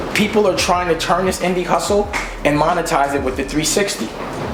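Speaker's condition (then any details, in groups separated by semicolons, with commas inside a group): No condition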